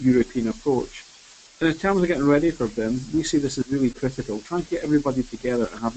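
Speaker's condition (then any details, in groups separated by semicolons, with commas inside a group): No condition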